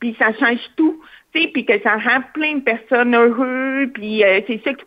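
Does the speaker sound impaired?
Yes: hearing loss, cochlear implant; hard of hearing, cochlear implant surgery at age four; uses interpreters and special education support, relies on lip reading, masks hinder understanding.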